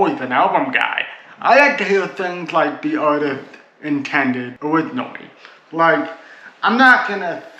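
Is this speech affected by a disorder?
Yes: cerebral palsy.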